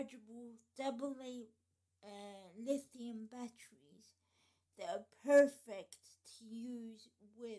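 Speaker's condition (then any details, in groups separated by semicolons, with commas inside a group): Cerebral palsy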